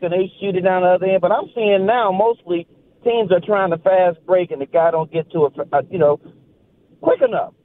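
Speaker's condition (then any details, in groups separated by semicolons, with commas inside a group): No condition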